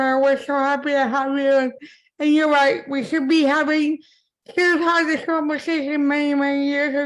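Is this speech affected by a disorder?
Yes: cerebral palsy; from birth; impaired speech.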